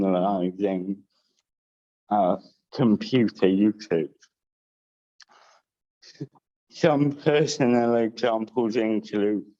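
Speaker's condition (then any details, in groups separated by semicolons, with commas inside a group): Cerebral palsy with dysarthria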